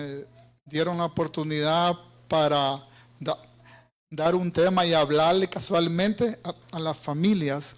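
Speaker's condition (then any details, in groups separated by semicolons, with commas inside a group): No condition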